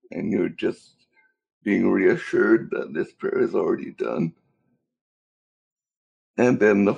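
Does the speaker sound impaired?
Yes: cerebral palsy; cerebral palsy since birth, affects muscles and nerves, unable to walk.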